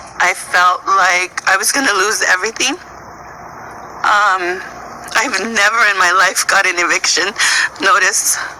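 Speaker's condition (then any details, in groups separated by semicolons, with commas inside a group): No condition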